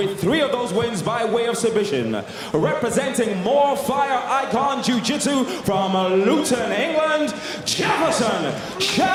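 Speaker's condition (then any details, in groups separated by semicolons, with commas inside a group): No condition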